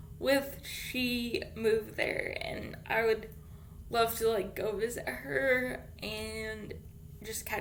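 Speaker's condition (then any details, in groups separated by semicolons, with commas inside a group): Cerebral palsy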